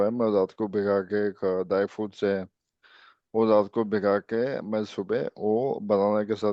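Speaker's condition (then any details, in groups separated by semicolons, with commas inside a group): ALS; speech improved a little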